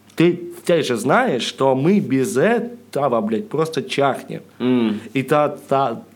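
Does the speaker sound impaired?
Yes: stuttering, mild; persistent stutter, unable to get rid of it; stand-up comic, opens sets with jokes warning about stutter; slight stutter, sound and part-word repetitions, blocks, fillers, self-interruptions; here repeated sounds, repeated words.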